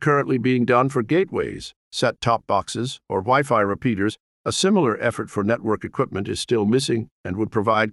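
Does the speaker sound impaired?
No.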